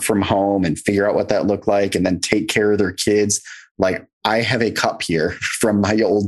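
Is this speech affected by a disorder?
No.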